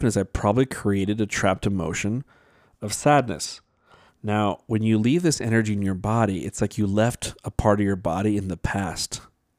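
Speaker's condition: No condition

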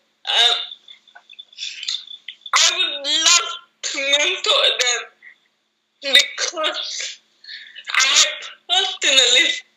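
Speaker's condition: Cerebral palsy; now talks, despite early prognosis

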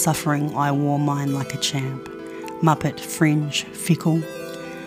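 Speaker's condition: No condition

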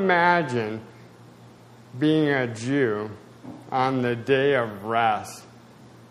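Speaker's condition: Spasticity, mild; drug affects speech a little, may sound draggy

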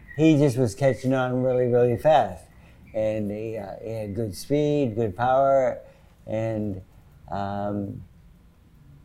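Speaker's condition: Parkinson's disease; sometimes

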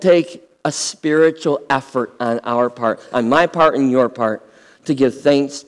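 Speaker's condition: Cleft lip and palate; congenital

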